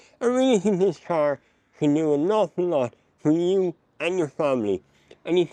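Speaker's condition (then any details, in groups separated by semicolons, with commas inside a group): Mouth cancer; mouth cancer, surgery, radiotherapy; speech changed by cancer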